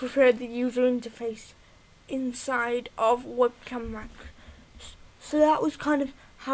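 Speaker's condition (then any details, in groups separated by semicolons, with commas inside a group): Cerebral palsy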